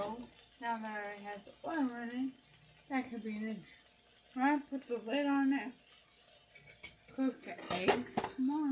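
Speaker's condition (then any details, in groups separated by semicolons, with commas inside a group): Brain injury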